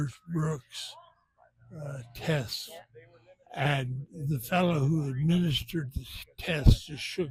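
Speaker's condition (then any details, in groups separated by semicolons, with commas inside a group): Benign essential tremor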